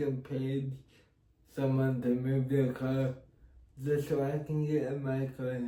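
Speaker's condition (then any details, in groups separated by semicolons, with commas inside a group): Cerebral palsy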